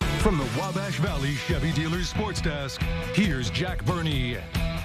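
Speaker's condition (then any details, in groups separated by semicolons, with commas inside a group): No condition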